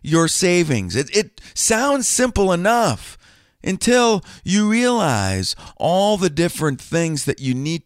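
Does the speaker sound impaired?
No.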